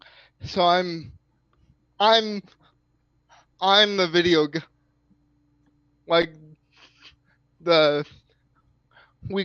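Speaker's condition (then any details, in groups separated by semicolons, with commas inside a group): Cerebral palsy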